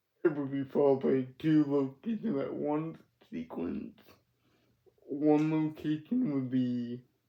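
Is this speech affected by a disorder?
Yes: cerebral palsy.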